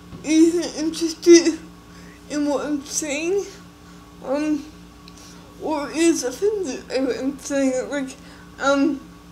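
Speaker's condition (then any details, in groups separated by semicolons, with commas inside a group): Cerebral palsy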